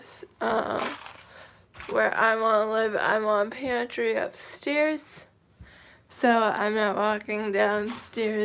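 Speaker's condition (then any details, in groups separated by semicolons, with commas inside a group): Cerebral palsy, mild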